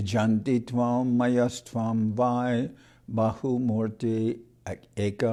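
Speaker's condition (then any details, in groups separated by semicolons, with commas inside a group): No condition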